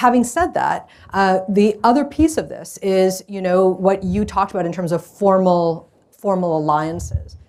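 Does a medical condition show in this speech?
No.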